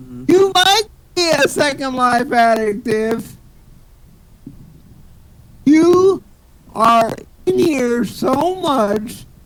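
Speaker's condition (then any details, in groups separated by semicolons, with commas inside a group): Cerebral palsy; speech sounds drunk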